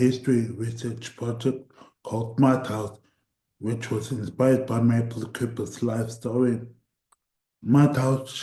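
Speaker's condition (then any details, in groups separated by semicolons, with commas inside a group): Cerebral palsy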